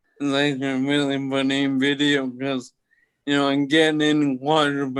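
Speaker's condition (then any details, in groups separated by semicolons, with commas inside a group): Toxic leukoencephalopathy, locked-in syndrome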